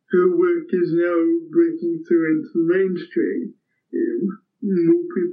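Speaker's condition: Cerebral palsy; speech impairment, affects speech and swallowing

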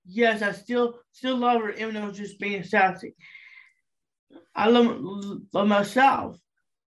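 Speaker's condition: Down syndrome; adult of 25

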